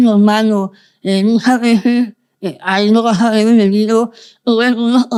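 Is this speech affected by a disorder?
Yes: Moebius syndrome, congenital.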